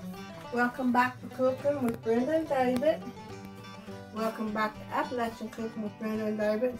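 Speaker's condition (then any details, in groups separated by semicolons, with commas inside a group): No condition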